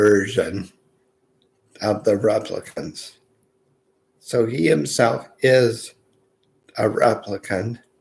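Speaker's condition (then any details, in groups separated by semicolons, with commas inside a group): Multiple sclerosis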